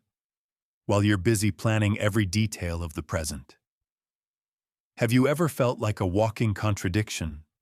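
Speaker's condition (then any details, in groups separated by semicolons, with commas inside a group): No condition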